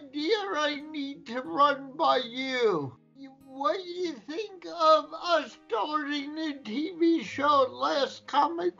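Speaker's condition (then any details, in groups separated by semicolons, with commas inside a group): Cerebral palsy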